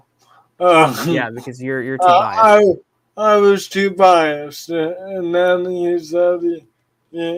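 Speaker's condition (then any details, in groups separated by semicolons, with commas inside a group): Cerebral palsy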